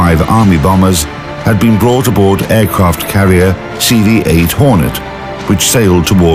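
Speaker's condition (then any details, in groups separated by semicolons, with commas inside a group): No condition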